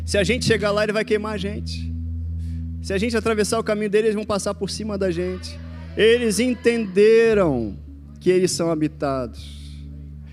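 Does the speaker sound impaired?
No.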